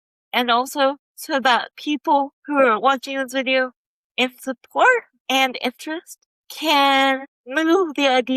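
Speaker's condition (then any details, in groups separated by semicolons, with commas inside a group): Cerebral palsy; present from birth, spasticity throughout entire body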